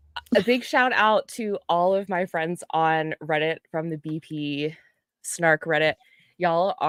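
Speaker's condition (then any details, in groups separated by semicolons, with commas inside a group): No condition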